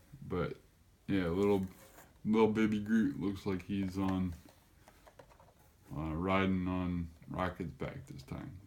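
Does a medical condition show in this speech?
Yes: cerebral palsy; affects gait and walking.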